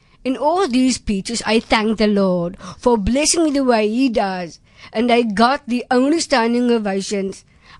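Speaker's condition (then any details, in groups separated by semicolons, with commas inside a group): Down syndrome, trisomy 21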